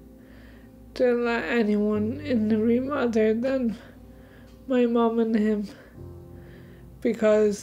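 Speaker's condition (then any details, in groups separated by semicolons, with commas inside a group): Motor neurone disease; onset in left hand; progressing, harder to push up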